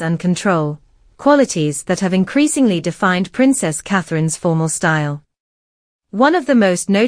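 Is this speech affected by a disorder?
No.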